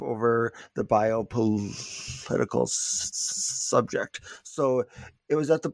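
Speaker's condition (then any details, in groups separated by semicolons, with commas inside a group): Stuttering; prolonged sounds, blocks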